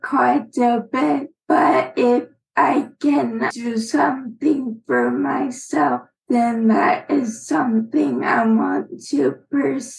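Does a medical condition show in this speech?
Yes: aphasia; brain AVM rupture with bleed after junior year of college, AVM removed in life-saving surgery; 3 years out, still improving, had daily 9-to-5 physical, occupational, speech therapy, hours reduced; talks poorly, intellect intact.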